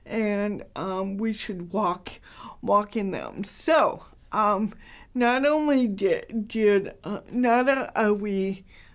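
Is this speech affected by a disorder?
Yes: cerebral palsy, mild; hard to understand.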